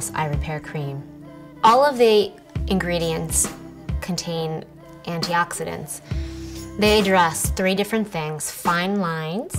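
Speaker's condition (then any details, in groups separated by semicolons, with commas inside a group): No condition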